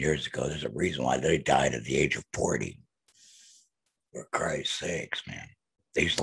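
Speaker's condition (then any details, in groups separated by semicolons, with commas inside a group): Laryngectomy, voice prosthesis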